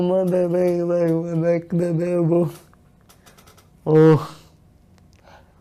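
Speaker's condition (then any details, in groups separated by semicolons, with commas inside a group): Cerebral palsy; difficult speaking, often not understood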